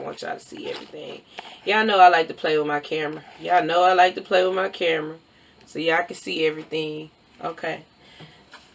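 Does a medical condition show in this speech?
No.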